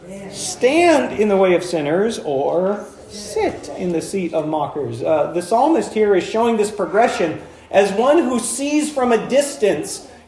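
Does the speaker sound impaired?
No.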